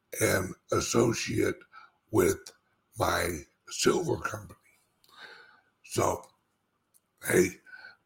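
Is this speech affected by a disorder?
Yes: speech impediment; slight speech impediment.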